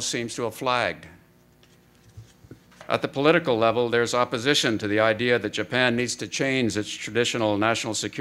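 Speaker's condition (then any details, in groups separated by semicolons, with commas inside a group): No condition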